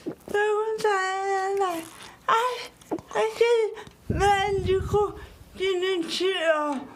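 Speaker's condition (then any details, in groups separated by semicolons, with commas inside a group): Cerebral palsy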